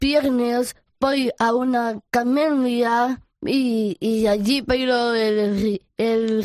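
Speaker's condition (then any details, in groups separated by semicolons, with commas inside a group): Down syndrome; congenital, extra chromosome 21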